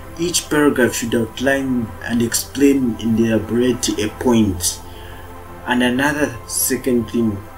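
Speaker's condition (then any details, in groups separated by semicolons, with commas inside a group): No condition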